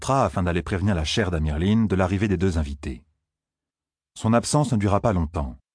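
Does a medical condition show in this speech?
No.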